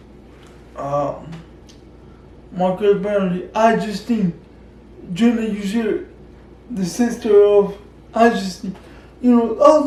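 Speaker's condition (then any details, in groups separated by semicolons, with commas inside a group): Cerebral palsy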